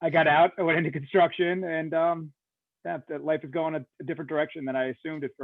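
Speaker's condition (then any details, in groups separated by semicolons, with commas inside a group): No condition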